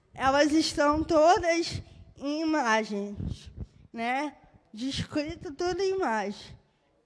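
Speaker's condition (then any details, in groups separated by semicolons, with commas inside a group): Cerebral palsy; birth brain injury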